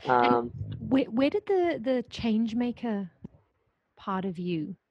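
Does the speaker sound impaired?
No.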